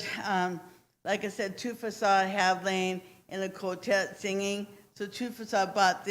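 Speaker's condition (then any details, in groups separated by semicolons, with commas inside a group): Cerebral palsy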